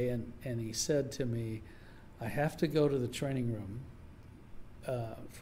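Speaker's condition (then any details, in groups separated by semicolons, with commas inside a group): No condition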